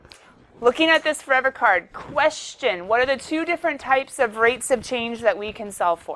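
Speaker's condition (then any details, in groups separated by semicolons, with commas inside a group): No condition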